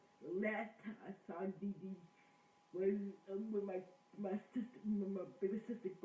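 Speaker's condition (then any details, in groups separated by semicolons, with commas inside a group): Cerebral palsy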